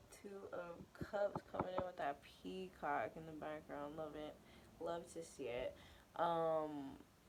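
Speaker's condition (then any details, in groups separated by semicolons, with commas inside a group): No condition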